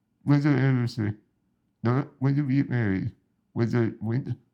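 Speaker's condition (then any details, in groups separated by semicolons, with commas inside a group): Spinal muscular atrophy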